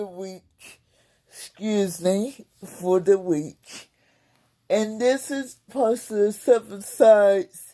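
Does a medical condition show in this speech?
Yes: cerebral palsy; several unnoticed strokes.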